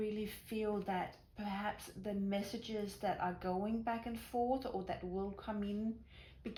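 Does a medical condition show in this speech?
No.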